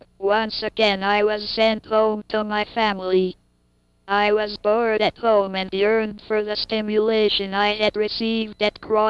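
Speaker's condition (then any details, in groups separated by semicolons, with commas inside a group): Cerebral palsy; cannot move limbs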